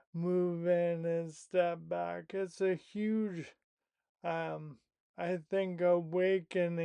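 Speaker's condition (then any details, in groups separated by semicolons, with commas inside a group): Primary lateral sclerosis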